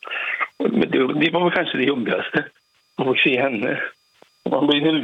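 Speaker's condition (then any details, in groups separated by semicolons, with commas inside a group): Parkinson's disease; 40-50 tablets a day, operation with something put down throat; recovering, intensive care with oxygen about two months ago, nearly died; hard to speak at times, trouble getting voice out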